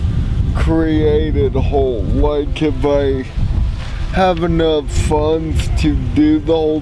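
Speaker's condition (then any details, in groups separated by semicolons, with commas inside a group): Cerebral palsy; brain damage, mainly core and legs, spasticity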